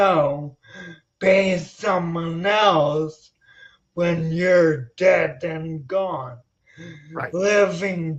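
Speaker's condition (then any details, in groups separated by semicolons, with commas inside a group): Spinocerebellar ataxia; genetic, progressive, brain stem atrophy, coordination and balance; onset at 26, slow progression, hand jerks; slightly staccato speech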